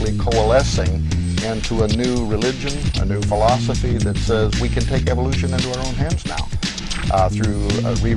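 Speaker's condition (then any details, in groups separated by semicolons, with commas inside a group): No condition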